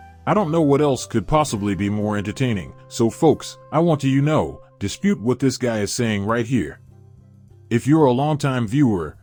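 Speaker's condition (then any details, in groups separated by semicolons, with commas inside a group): No condition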